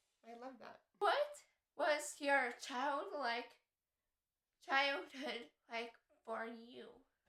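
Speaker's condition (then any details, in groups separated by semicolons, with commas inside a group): Cerebral palsy; affects muscles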